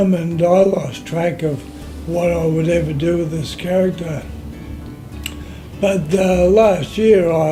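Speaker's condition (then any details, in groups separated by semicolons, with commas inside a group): Motor neurone disease; affects voice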